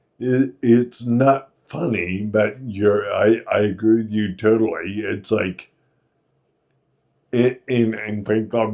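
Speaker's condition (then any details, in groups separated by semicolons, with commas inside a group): Friedreich's ataxia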